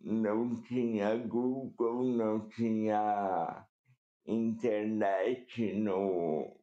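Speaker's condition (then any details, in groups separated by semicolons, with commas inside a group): Cerebral palsy; uneventful pregnancy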